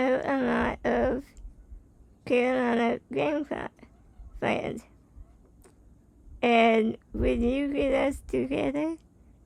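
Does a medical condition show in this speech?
Yes: spinal muscular atrophy type 2.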